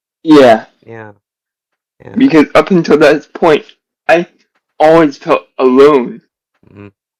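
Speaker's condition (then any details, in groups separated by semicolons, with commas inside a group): Generalized dystonia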